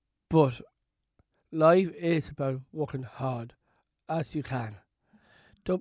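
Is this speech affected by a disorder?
Yes: Down syndrome; present from birth, 28 years old, learned to walk, talk, read and write.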